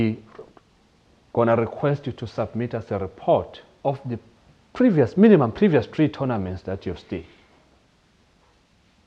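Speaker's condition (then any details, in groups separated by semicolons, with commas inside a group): No condition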